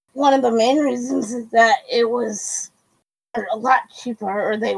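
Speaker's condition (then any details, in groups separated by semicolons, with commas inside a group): Cerebral palsy; diagnosed about age one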